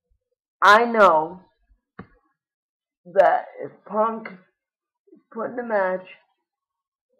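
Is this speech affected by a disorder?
Yes: cerebral palsy; lifelong, wheelchair user.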